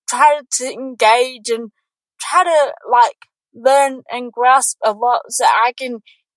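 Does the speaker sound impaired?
Yes: cerebral palsy; congenital cerebral palsy, born in New Zealand.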